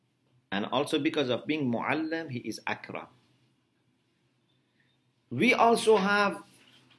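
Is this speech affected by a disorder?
No.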